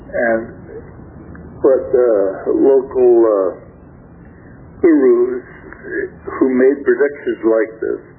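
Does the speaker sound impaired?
Yes: stroke affecting throat muscles; listener says speech sounds fine.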